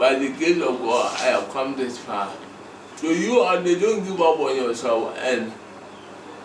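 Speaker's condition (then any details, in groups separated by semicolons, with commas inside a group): Cerebral palsy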